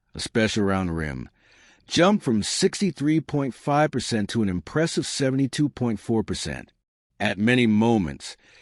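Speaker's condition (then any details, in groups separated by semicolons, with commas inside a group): No condition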